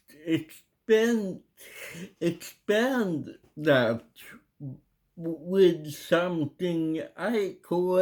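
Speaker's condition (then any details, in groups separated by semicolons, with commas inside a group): Cerebral palsy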